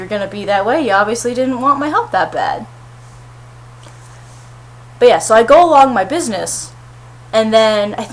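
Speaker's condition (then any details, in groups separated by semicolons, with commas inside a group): No condition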